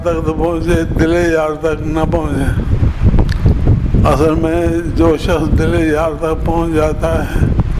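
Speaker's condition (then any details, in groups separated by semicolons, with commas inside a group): Difficulty speaking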